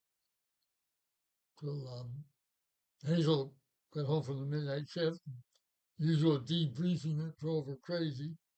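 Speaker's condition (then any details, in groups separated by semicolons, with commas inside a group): Parkinson's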